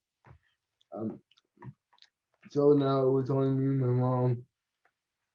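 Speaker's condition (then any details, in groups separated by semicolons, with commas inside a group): Cerebral palsy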